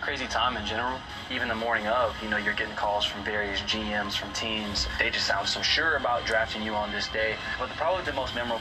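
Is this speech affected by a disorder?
No.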